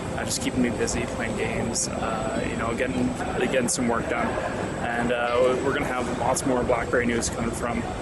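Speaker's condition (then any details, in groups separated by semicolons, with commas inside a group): No condition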